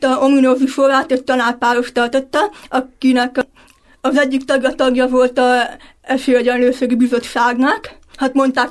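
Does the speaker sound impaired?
Yes: deafblindness (hearing impairment); vision and hearing impairment, EasyLink MyLink radio system for lectures, telescope from Mária Utca eye clinic.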